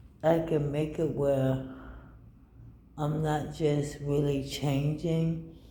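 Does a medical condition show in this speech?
Yes: ALS.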